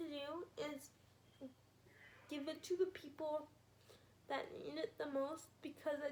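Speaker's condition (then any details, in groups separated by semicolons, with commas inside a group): Spastic quadriplegic cerebral palsy; spasms managed with baclofen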